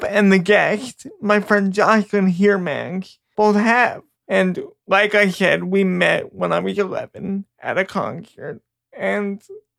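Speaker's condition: Cerebral palsy; earlier used wheelchair-type stroller

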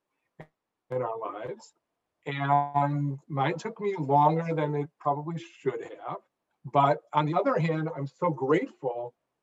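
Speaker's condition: Stuttering; lifelong heavy stuttering, about 50 years, formerly violent stutterer, afraid to talk; mostly through stuttering last 10 years, not cured, retrained brain watching Matt Lauer, gives speeches; comfortable speaking, not perfect, small remnants still pop up, listeners no longer notice stutter; prolonged sounds

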